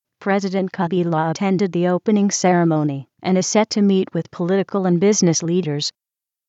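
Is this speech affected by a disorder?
No.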